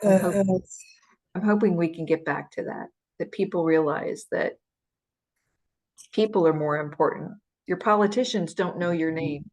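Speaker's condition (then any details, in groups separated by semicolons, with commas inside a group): No condition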